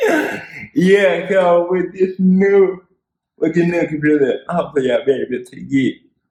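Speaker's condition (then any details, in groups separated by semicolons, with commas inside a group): Cerebral palsy; spastic quadriplegic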